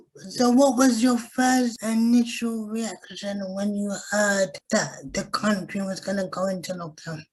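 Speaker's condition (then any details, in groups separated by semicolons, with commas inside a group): Cerebral palsy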